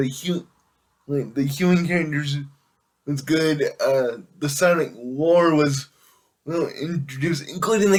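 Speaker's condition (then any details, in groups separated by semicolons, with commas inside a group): Cerebral palsy; able to speak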